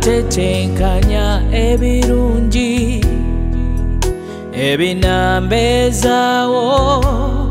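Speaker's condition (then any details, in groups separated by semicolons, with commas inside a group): No condition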